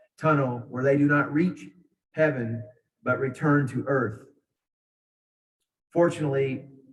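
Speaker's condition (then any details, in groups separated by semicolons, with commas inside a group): No condition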